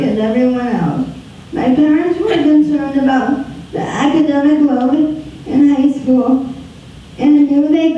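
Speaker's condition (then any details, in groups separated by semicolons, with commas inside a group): Spastic quadriplegic cerebral palsy; wheelchair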